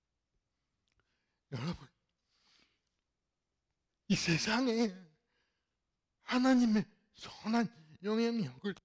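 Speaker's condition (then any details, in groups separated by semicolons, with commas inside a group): Cerebral palsy; fairly severe in childhood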